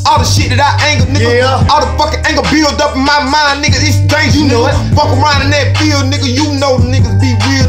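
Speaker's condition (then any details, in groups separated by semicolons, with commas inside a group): No condition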